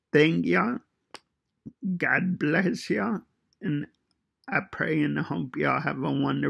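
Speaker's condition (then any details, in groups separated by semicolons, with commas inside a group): Cerebral palsy; fine motor impairment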